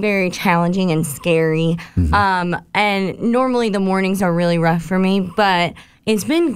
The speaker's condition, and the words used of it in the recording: Cleft palate. So when I have a bad vocal day, I'm a little nervous, but tomorrow's going to be great because I'm feeling so good today.